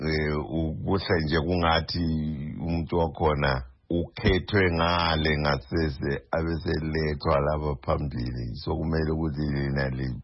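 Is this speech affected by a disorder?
No.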